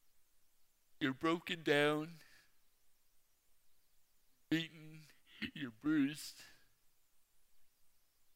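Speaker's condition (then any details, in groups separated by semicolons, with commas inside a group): Torsional dystonia; torso twisting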